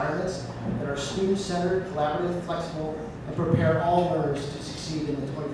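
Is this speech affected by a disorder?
No.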